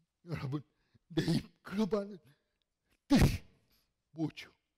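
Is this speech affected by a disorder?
Yes: cerebral palsy; fairly severe in childhood.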